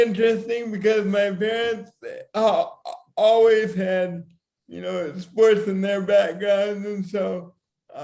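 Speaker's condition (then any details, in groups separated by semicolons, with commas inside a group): Cerebral palsy, severe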